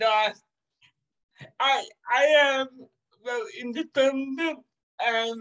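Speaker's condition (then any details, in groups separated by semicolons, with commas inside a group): Cerebral palsy; sometimes speaks differently, not expected to ever talk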